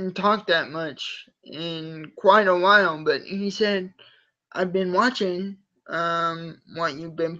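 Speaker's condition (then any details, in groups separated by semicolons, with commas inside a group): Cerebral palsy; from birth, uses wheelchair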